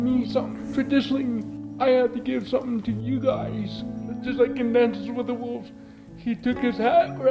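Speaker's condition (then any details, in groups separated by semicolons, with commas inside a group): Cerebral palsy; uses wheelchair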